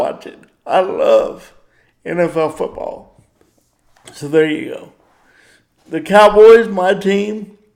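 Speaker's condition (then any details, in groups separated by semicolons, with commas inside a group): Cerebral palsy; power wheelchair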